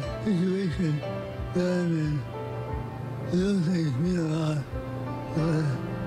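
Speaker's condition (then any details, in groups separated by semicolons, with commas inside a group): Parkinson's disease; long course, recently very weak, improving with boxing training; recently unable to eat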